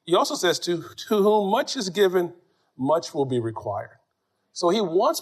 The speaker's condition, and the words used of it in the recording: None; typical speech.